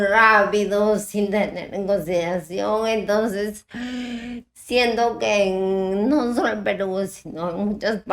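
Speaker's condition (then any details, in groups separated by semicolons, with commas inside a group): Ataxia type 1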